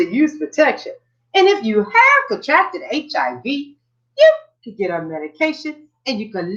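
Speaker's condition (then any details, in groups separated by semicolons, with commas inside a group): No condition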